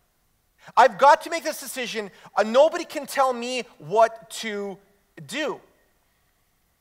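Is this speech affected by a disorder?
No.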